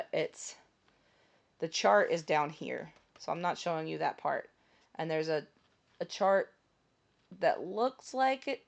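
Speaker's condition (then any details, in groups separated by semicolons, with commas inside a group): No condition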